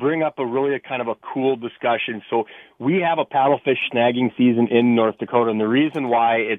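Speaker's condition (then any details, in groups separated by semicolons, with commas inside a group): No condition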